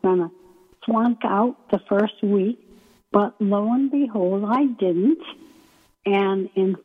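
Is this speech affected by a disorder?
Yes: ALS; onset right foot at VA internship in Maine, year of testing before diagnosis, wheelchair user; about three years since onset, two since diagnosis, progressed, needs Beasy board for transfers; breathing muscles weak, speech effortful, may sound weak or unclear, paces speech with breath, slowing, pausing.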